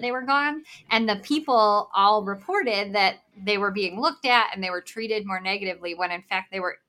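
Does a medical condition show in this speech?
Yes: bilateral cleft lip and palate; congenital.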